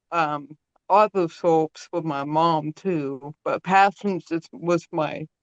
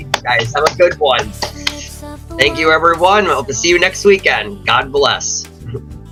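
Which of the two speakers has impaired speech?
The first: cerebral palsy; from birth.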